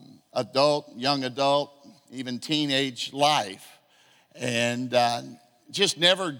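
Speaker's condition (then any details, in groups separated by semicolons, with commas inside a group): No condition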